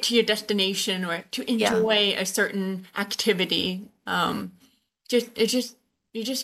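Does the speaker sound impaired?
Yes: Usher syndrome, born deaf; diagnosed at 19, retinitis pigmentosa, night blindness.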